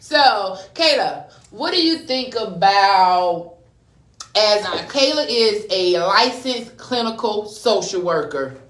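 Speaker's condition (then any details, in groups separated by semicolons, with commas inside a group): No condition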